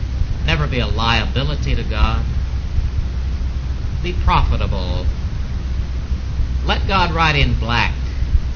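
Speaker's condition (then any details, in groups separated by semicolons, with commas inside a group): No condition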